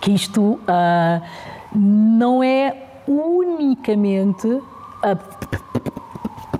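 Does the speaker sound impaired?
Yes: stuttering; fluency seen by others as varying day to day; effortful control to avoid stuttering, sometimes unavoidable, slow greetings, callers hung up, listeners must slow down; here repeated words, prolonged sounds.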